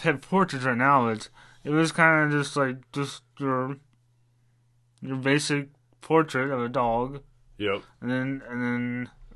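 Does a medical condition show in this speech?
Yes: rapid onset dystonia-parkinsonism; neurological and muscular disorder, onset age 27 within two weeks, then stopped progressing, resembled stroke, diagnosed at Mayo Clinic; affects speech, balance and dexterity, Parkinson-like characteristics.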